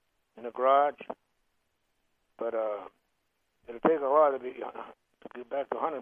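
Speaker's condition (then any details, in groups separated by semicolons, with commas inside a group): Parkinson's disease; cause unknown, left side slow like stroke, different gait, tripping and falling risk, weaving when driving, worsening; two weeks at International Biocare, Tijuana: IV, pressurized oxygen, stem cells; walk and steadiness improved, drives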